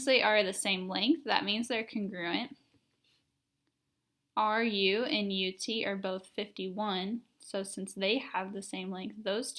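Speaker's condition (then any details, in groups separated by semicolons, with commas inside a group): No condition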